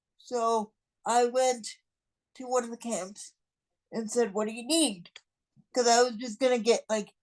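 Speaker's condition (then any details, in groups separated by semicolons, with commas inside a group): Cerebral palsy; non-progressive, will not improve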